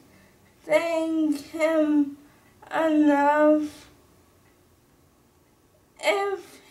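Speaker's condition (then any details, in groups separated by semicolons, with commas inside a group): Brain injury; severe accident injury, near death, CPR; speech impaired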